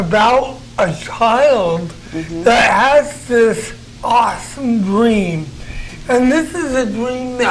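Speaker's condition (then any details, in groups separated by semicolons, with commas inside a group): Cerebral palsy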